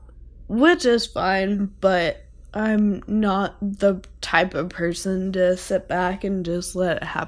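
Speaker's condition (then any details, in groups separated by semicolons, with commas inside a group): Friedreich's ataxia; degenerative neuromuscular disorder, balance off before freshman year, diagnosed by geneticist after year of testing; age 20, wheelchair user, scoliosis, physical therapy, slowly progressing, no current cure or treatment; slurred speech, sounds vocally different from peers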